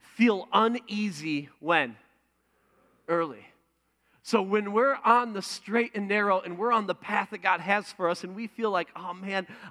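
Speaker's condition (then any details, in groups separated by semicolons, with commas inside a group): No condition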